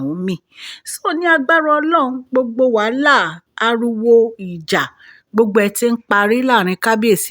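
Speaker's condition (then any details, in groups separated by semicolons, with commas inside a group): No condition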